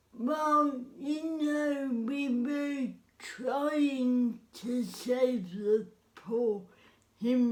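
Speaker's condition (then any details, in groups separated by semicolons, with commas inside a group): Cerebral palsy; spastic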